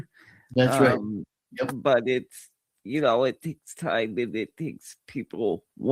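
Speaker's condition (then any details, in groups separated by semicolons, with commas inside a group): Cerebral palsy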